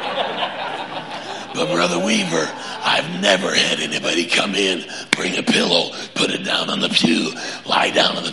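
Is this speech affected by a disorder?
Yes: laryngeal cancer; cancer recurred at fourth three-month checkup.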